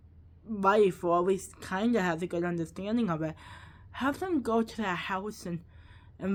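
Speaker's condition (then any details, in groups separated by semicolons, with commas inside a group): Cerebral palsy, quadriplegic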